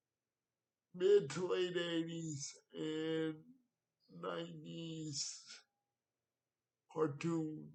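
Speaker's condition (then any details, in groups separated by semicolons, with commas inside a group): Cerebral palsy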